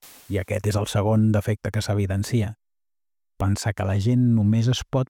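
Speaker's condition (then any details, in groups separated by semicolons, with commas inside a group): No condition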